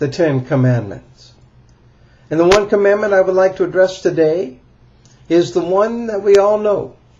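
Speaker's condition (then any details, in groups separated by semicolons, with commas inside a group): No condition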